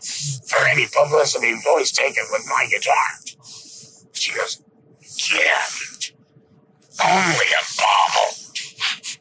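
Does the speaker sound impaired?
Yes: laryngectomy; no vocal cords.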